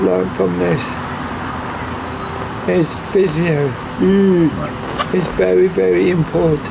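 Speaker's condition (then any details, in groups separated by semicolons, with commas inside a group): Motor neurone disease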